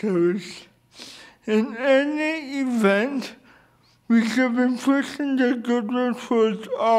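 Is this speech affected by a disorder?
Yes: cerebral palsy.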